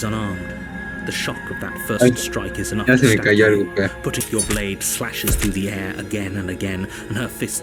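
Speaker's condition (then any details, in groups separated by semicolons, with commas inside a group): No condition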